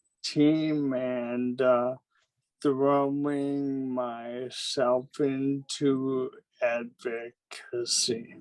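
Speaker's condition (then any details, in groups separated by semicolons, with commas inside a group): ALS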